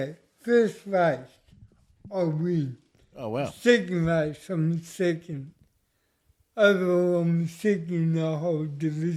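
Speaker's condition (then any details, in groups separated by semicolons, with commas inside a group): Cerebral palsy; speech noticeably affected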